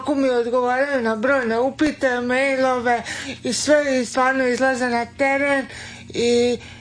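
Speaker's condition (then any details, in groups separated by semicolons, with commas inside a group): Cerebral palsy; does exercises at home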